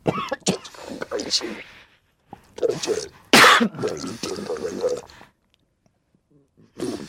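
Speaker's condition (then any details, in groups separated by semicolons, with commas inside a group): Laryngectomy, esophageal speech, total laryngectomy for hypopharyngeal cancer; stage four hypopharyngeal cancer, possibly smoking-related; speaks with esophageal speech after laryngectomy; lost basic speaking ability after surgery, esophageal speech via air vibration learned through long practice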